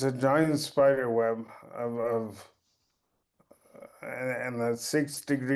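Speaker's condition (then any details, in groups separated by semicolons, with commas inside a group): Cerebral palsy; since birth, birth complications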